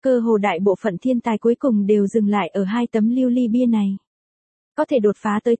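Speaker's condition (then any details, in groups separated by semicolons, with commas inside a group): No condition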